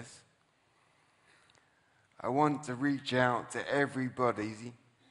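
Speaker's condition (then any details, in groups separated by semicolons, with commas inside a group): Traumatic brain injury, severe; once could not speak, voice different now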